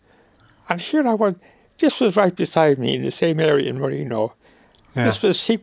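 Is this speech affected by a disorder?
Yes: motor neuron disease; diagnosed at St. Vincent's about a year after retiring, early falls running, thumb pain, wheelchair; about 5.5 years since diagnosis; may get out of breath while talking, voice still sounds characteristically like himself.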